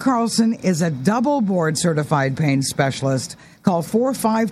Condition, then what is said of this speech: No condition.